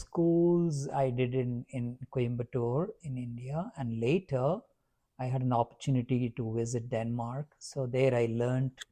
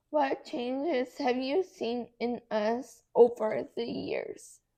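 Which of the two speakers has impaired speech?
The second: cerebral palsy; affects muscles.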